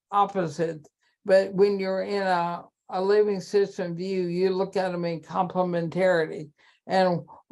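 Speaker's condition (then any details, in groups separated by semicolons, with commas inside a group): ALS; terminal, cannot handwrite, can still type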